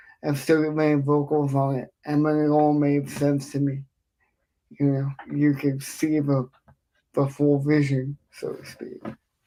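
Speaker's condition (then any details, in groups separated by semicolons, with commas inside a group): Cerebral palsy; affects speech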